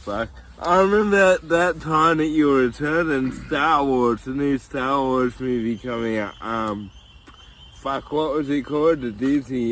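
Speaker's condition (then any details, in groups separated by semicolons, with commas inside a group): Cerebral palsy; from birth, tight muscles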